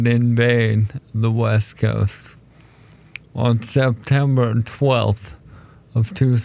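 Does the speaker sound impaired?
Yes: ALS; told condition is terminal.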